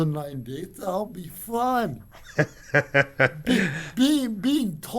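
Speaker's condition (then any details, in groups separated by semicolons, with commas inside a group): Cerebral palsy; from birth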